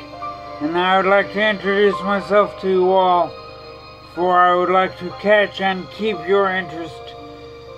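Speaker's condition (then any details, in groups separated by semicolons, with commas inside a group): Traumatic brain injury; left side spastic and uncoordinated, right milder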